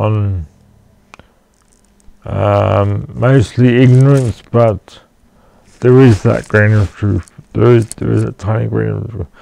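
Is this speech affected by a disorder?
Yes: cerebral palsy.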